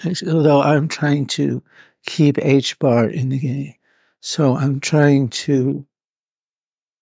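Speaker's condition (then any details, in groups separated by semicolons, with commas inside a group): Parkinson's; neurological disorder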